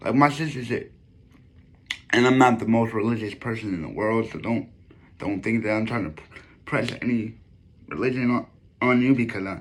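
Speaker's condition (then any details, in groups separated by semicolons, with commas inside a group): Cerebral palsy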